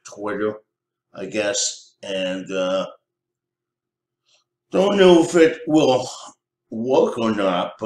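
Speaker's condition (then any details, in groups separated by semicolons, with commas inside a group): Cerebral palsy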